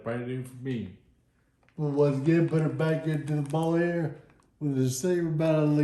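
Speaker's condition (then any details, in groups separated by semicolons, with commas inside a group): Friedreich's ataxia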